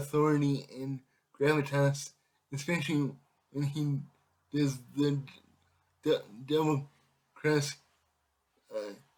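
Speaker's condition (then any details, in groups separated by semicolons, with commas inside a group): Cerebral palsy; able to speak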